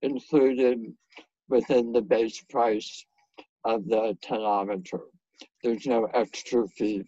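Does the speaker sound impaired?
Yes: head and neck cancer surgery; five head and neck cancers, radiation, years of toxic chemotherapy, resulting severe dysphagia, no normal meals since.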